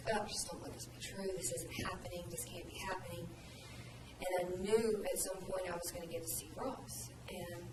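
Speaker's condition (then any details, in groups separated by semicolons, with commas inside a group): No condition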